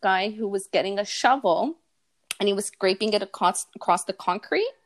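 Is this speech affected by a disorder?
No.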